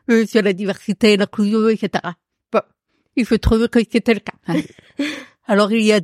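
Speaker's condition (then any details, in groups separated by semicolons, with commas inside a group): Profound congenital deafness; accent from deafness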